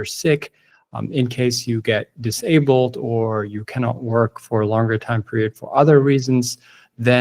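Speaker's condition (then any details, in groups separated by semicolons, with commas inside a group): No condition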